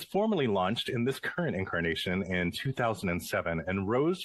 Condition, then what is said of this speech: None; typical speech.